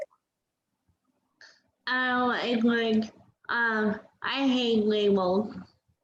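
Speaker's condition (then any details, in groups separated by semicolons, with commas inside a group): Cerebral palsy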